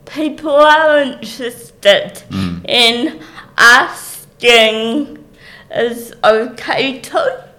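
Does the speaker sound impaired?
Yes: cerebral palsy; speech obviously affected.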